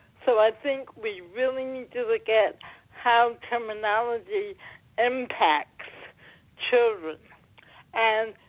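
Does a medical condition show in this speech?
Yes: cerebral palsy.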